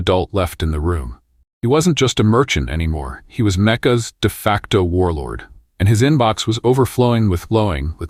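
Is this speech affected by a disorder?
No.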